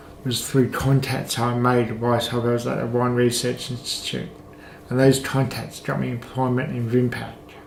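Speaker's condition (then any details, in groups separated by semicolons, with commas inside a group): Cerebral palsy, mild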